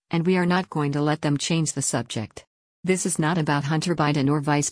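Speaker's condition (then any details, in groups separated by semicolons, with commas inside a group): No condition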